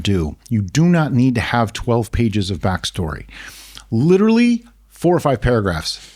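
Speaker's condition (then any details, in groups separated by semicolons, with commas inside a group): No condition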